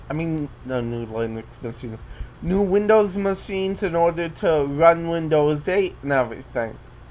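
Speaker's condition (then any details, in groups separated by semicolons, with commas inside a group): Cerebral palsy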